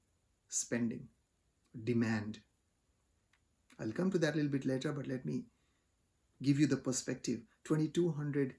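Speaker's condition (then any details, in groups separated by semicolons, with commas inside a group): No condition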